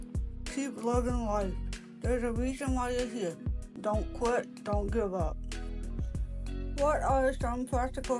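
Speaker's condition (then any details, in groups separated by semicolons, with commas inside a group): Cerebral palsy; later onset, hearing loss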